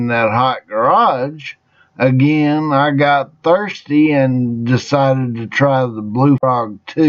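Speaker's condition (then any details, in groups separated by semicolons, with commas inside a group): Traumatic brain injury; car crash, jaw shattered, multiple surgeries; recovery very difficult, initial 61-day coma, 18+ months therapies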